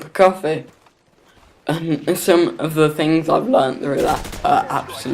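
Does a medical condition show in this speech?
Yes: cerebral palsy.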